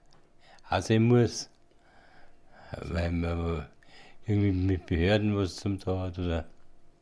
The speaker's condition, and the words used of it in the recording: Parkinson's disease. Ich noch normal machen, aber langsamer. Wie zum Beispiel reden.